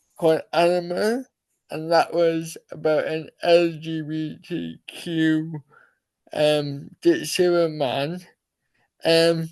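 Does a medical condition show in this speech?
Yes: cerebral palsy.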